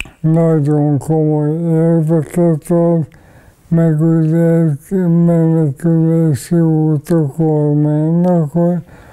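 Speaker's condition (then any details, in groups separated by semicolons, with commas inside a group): ALS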